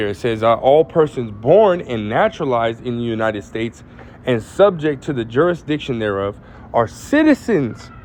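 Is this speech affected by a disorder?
No.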